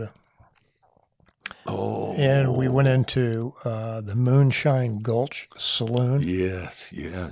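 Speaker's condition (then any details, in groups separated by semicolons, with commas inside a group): No condition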